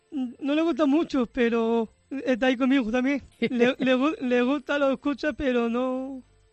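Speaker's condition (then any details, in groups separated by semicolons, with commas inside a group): Down syndrome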